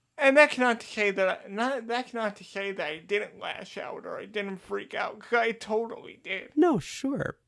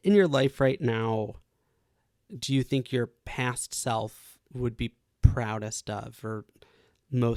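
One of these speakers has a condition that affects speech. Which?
The first: cerebral palsy; born three months premature, from birth, non-progressive; diagnosed age two.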